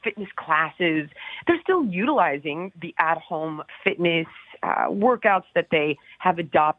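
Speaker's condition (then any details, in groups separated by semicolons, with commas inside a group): No condition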